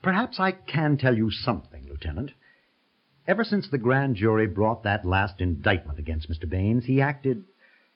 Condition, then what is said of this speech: None; typical speech.